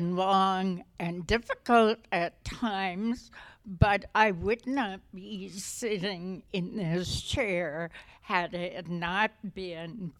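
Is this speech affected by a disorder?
Yes: essential tremor; voice affected, may be hard to understand.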